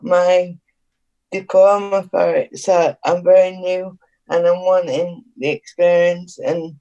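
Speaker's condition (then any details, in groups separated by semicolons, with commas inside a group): Cerebral palsy; needs adapted housing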